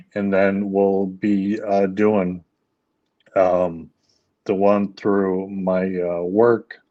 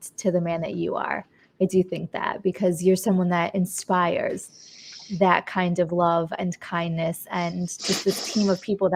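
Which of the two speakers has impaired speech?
The first: ALS; leg onset, later arm weakness; diagnosed about six years after onset, speech issues three-four years.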